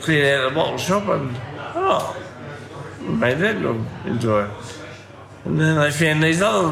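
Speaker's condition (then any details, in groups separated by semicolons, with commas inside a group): Ataxia from brain damage, cerebellar; internal injuries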